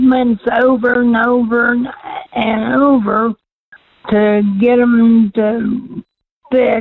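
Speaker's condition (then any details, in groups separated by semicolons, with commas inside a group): Cerebral palsy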